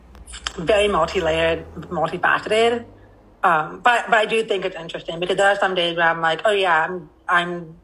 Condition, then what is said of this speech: Deafness. Because yes, I'm deaf, but I have the tools and I choose to utilize the tools to participate in this voice speaking world.